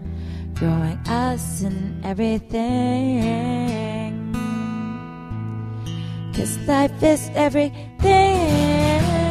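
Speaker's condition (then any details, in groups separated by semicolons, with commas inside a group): No condition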